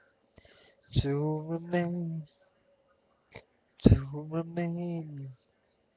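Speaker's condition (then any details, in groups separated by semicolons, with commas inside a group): Cerebral palsy, quadriplegic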